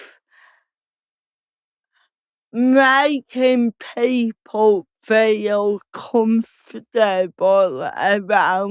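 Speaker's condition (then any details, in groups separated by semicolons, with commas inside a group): Cerebral palsy; slow speech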